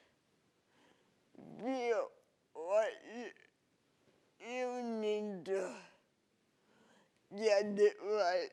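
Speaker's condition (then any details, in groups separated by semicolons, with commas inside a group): Cerebral palsy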